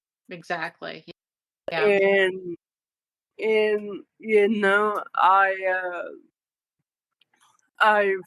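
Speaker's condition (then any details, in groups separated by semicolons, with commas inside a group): Cerebral palsy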